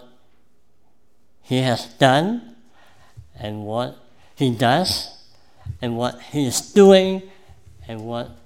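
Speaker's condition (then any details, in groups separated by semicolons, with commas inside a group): Cleft palate; congenital cleft palate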